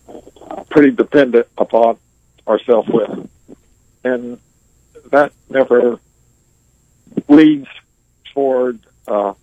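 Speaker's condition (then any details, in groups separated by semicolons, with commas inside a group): ALS; 17-year course; able to speak and communicate clearly, communicating takes more time due to ventilator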